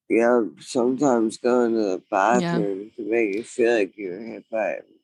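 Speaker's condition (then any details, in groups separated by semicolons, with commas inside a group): Traumatic brain injury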